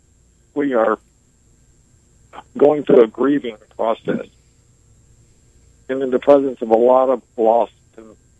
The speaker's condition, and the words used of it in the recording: ALS (motor neuron disease). He is doing that full throttle, even though he sits in a wheelchair, barely able to speak.